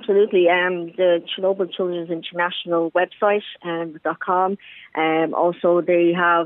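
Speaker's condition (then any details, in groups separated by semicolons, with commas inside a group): Cleft palate; affected walking and eating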